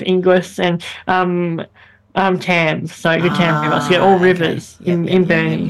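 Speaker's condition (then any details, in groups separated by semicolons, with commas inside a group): Bilateral cleft lip and palate; operations from three months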